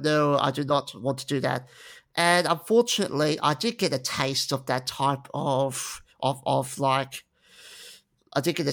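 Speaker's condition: Stuttering; stutters during this recording, apologises for stuttering; repeated sounds, prolonged sounds

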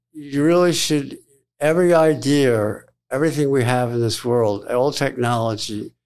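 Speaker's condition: Tongue cancer surgery; tongue (glossopharyngeal) cancer, tongue lesion found on biopsy, surgically excised; survivor after tongue surgery

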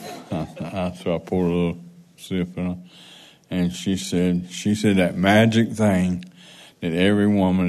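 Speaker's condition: Parkinson's; unsteady standing with risk of falling

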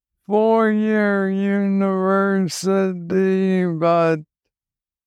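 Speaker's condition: Parkinson's disease, young onset

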